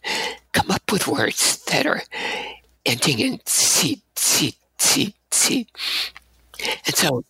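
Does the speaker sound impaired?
Yes: abductor spasmodic dysphonia; voice lost shouting over rock music, diagnosed Fresno State, two damaging surgeries, last 12 years ago; significant vocal tremor since last surgery, breathiness from vocal folds opening involuntarily; staccato speaking style, shaky tremor when syllables lengthened, voice worse during university years.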